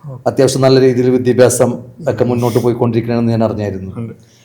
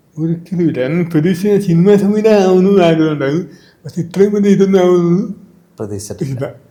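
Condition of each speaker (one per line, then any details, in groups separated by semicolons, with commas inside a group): No condition
Cerebral palsy; from birth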